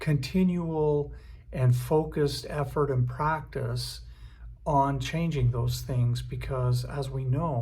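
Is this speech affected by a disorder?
No.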